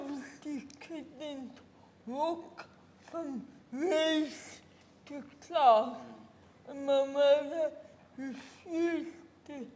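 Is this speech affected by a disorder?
Yes: cerebral palsy.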